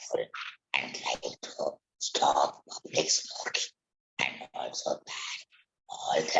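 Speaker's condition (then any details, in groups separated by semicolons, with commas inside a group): Laryngectomy for vocal cord cancer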